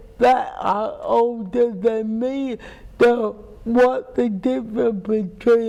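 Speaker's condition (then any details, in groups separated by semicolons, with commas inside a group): Cerebral palsy; speech impairment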